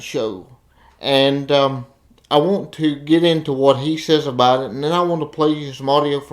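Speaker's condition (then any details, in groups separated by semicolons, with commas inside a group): Cerebral palsy; reports speaking clearly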